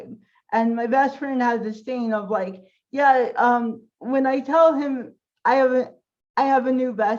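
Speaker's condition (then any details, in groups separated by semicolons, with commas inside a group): Cerebral palsy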